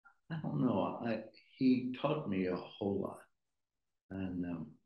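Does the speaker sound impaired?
Yes: aphasia after stroke; severe stroke during procedure, paralysis, unable to speak, Murrah Silverman, aphasia center, Moss Rehab, voice lessons; around a decade after stroke, speaks again, says okay now, CrossFit at Rhapsody speeding speech; initially no speech, soft voice, lacked breath and volume, practiced vanilla milkshake, speech slow but speeding.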